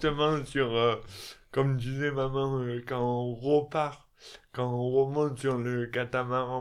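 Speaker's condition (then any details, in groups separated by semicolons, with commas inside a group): Dystonia; elocution difficulties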